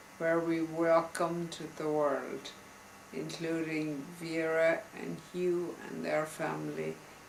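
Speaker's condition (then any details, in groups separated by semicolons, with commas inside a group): Multiple sclerosis; diagnosed age 33, walker then permanent wheelchair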